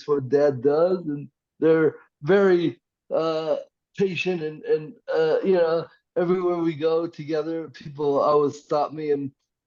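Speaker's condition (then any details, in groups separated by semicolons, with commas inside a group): Cerebral palsy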